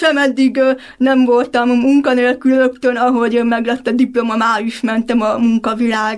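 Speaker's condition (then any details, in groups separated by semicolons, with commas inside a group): Deafblindness (hearing impairment)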